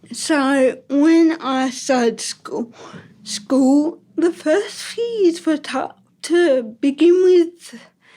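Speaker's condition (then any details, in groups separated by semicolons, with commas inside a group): Ataxic cerebral palsy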